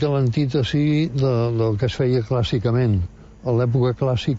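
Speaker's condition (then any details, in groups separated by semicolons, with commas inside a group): Parkinson's disease, mild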